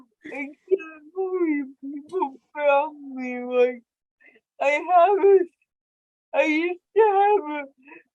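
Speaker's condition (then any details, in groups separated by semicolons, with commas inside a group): Cerebral palsy; much uncontrollable movement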